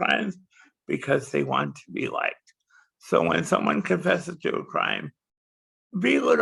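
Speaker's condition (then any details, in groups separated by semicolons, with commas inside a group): Cerebral palsy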